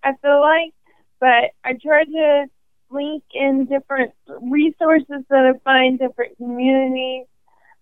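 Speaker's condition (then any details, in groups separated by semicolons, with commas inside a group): ALS; 5.5 years since diagnosis, considering walking device, sees speech and respiratory therapists, must catch breath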